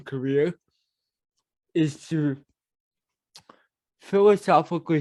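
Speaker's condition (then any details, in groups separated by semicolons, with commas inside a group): Cerebral palsy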